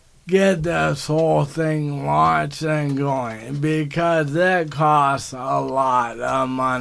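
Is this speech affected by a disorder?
Yes: ALS; motor neuron disease, onset with speech impairment and right hand weakness; diagnosed about one year ago, needs help getting dressed, cannot tie own shoes; speech impairment noticed before diagnosis, prompted doctor visit.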